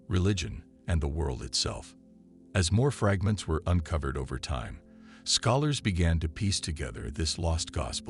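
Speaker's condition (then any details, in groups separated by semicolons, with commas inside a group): No condition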